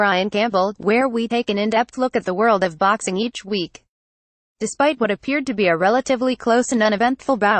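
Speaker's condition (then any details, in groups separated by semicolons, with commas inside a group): No condition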